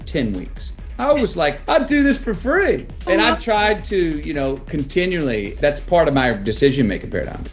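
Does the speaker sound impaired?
No.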